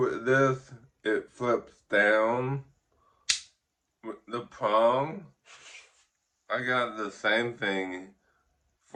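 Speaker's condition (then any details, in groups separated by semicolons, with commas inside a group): Ataxic cerebral palsy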